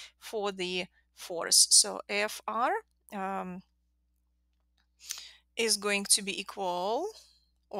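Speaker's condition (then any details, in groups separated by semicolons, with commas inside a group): No condition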